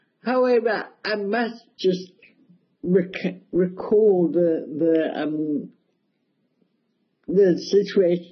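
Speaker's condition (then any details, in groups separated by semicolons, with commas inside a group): Cerebral palsy, mild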